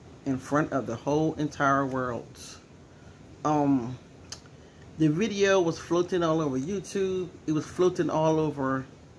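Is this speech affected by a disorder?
No.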